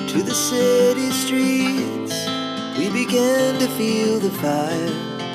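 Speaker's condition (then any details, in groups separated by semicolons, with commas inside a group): No condition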